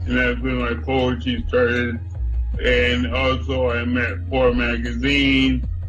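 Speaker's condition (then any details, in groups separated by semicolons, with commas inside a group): Cerebral palsy; no ambulance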